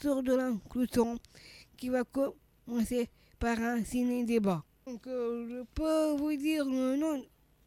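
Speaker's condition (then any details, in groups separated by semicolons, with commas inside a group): Down syndrome (trisomy 21); age 39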